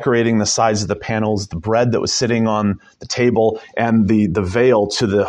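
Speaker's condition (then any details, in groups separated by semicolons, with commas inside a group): No condition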